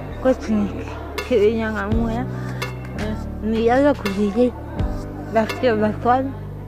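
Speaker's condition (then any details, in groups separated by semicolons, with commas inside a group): Cerebral palsy; diagnosed around six months old; about 26 years since diagnosis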